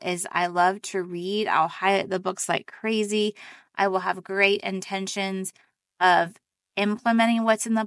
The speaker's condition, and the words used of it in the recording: None; typical speech.